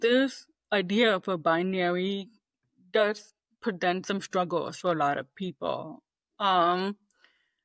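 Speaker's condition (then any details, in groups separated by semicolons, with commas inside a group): Deafness, 98% hearing loss; deaf since childhood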